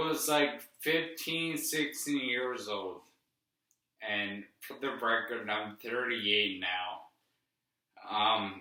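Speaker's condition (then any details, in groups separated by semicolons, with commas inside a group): Brain injury; affects how he talks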